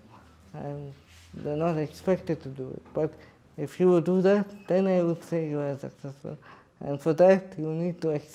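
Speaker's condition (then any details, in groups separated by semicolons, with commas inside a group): Cerebral palsy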